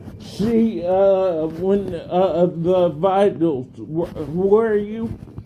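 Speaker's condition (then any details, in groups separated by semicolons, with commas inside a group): Cerebellar degeneration and ataxia; seriously disabled, progressive; slow speech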